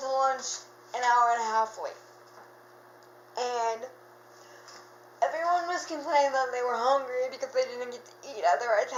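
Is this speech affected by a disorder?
Yes: cerebral palsy, dystonic hemiplegia.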